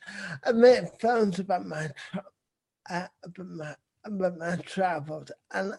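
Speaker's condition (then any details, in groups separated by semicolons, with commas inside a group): Cerebral palsy; visible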